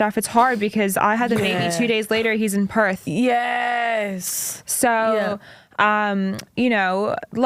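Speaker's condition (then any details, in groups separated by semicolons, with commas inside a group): No condition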